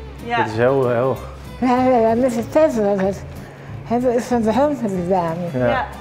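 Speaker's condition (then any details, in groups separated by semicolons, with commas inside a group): Tongue cancer; cancer in past, fed pureed food; can only eat completely smooth pureed food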